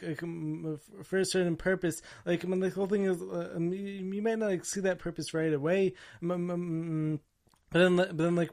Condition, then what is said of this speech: Stuttering. But, like, seeing me putting myself out there, like even in spite of my speech issues, and still, like, doing this, maybe everything I'm going through right now, like, is actually perfect for me right now.